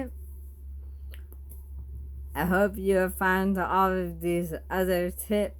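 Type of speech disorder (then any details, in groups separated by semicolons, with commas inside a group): Bulbar dysarthria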